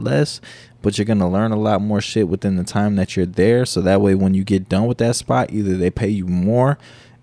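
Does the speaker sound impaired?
No.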